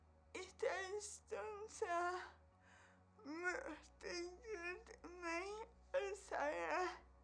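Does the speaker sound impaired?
Yes: cerebral palsy; cerebral palsy from birth, umbilical cord around neck, oxygen deprivation, brain injury, 28 years since onset; speaking in pre-recorded video clip shown on screen.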